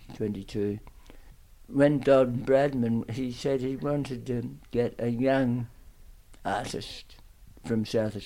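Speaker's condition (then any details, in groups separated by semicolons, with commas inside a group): Tongue cancer; aggressive tongue cancer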